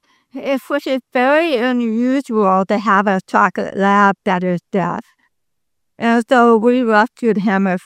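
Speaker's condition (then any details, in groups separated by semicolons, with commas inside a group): Deafness, congenital; speaks very well per host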